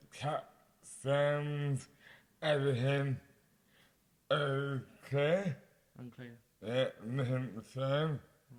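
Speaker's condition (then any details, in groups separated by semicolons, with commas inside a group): Dystonia; mouth impairment affects speech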